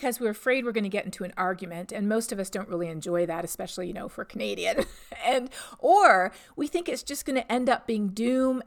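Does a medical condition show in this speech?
No.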